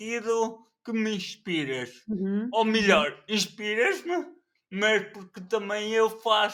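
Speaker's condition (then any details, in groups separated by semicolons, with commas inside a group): Cerebral palsy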